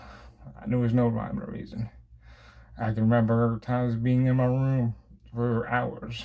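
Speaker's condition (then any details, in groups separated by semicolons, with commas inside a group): Cerebral palsy; from birth, affects motor skills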